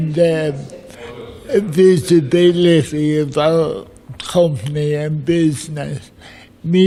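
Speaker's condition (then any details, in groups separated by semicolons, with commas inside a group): Cerebral palsy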